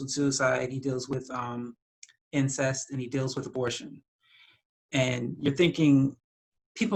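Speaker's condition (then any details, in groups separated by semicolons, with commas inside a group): No condition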